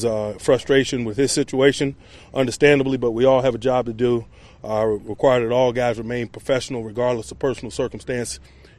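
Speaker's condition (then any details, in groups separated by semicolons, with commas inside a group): No condition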